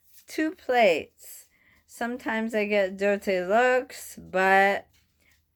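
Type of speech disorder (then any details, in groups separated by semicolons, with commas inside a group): Bulbar dysarthria; bulbar onset ALS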